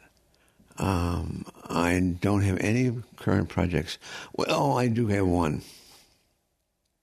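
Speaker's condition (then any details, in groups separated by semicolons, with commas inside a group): Progressive supranuclear palsy; progressive degenerative condition, diagnosed about a year ago; unable to stand, eyesight and handwriting badly worsened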